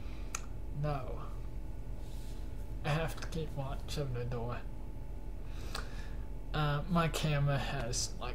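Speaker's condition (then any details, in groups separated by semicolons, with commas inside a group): Cerebral palsy; cannot stand beyond 10 minutes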